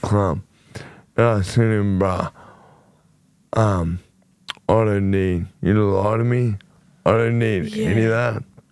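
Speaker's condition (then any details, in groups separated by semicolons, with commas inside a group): Motor neurone disease; voice became very nasal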